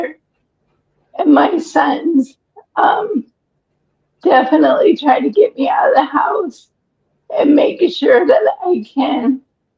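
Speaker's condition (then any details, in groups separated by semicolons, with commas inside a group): ALS; breathless after exertion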